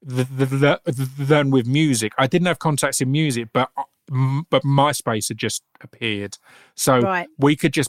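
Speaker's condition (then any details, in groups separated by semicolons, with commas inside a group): Stammer; intermittent, usually holds it back when performing, sometimes lets it come freely; stammer heard at times during this conversation, absent for long stretches; absent for long stretches then appears, on some words, clear accent on fluent runs; repeated sounds, repeated words, prolonged sounds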